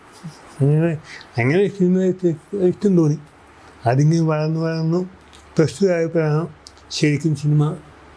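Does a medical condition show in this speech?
Yes: cerebral palsy.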